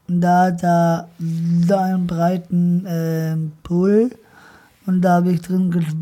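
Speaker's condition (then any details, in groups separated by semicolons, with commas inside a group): Down syndrome; trisomy 21 from birth, born five weeks early, emergency surgery after birth in Hannover, formerly wore back corset; age 26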